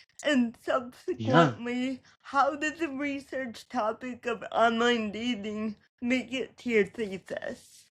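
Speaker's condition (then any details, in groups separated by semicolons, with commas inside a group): Cerebral palsy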